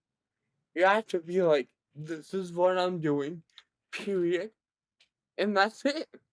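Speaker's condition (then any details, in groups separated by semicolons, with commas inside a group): Cerebral palsy; present from birth, severe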